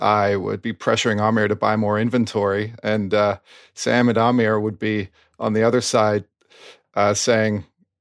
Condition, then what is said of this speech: No condition.